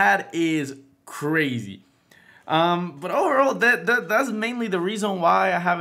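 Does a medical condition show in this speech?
No.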